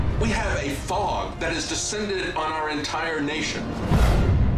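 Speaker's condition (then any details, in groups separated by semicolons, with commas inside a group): No condition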